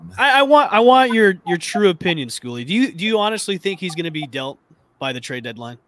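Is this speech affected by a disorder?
No.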